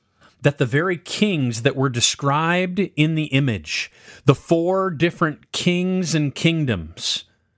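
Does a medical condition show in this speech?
No.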